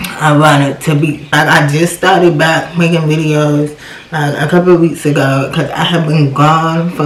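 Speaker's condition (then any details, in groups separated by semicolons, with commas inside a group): Cerebral palsy; from birth, left leg affected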